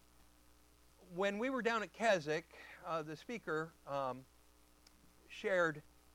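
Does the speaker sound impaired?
No.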